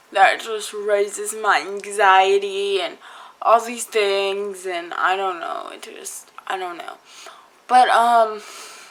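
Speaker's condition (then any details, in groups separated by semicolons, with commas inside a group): Cerebral palsy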